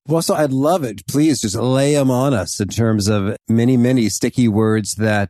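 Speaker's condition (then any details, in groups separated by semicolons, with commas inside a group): No condition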